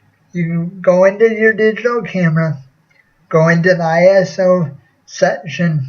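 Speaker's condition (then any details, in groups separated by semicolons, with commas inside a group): Cerebral palsy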